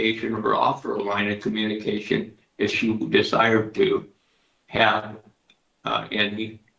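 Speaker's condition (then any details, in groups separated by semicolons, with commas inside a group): Parkinson's disease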